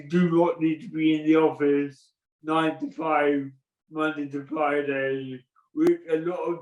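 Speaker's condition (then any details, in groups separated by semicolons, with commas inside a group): Cerebral palsy; present from birth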